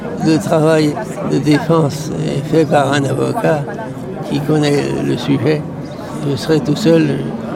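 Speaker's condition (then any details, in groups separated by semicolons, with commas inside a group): Parkinson's disease; age 73, attributed to occupational pesticide exposure at agricultural cooperative via skin and inhaled gases, recognized occupational disease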